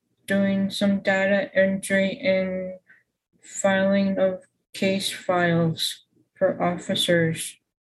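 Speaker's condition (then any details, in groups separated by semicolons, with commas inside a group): Aphasia; lost speech suddenly on waking for about five months, writing skills also declined, used whiteboard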